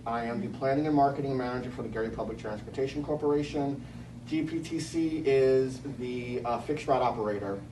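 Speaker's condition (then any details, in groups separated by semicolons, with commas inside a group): No condition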